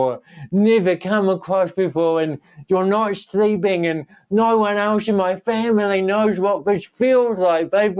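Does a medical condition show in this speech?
Yes: cerebral palsy.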